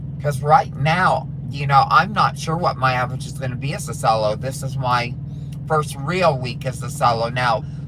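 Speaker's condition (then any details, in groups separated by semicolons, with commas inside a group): No condition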